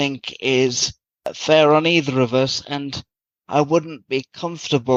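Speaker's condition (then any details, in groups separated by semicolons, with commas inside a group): Cerebral palsy; from birth, very premature birth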